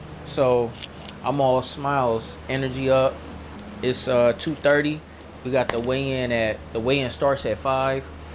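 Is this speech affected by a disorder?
No.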